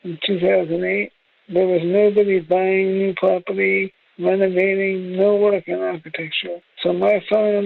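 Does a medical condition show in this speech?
Yes: traumatic brain injury; struck from behind, multiple fractures, chipped vertebra.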